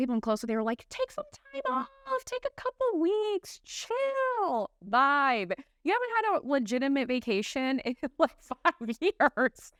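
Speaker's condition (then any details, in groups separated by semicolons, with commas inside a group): No condition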